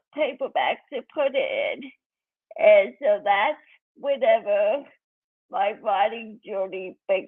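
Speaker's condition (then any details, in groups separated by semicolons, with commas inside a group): Cerebral palsy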